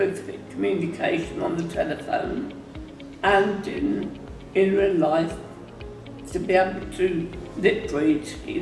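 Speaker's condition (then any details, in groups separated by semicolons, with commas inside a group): Myasthenia gravis; muscle weakness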